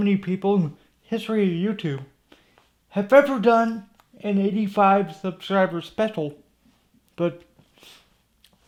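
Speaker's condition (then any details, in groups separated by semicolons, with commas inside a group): Cerebral palsy; from birth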